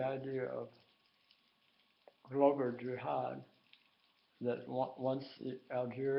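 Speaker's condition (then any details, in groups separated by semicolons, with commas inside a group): Tongue cancer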